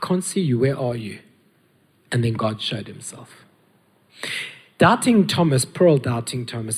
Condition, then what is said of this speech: None; typical speech.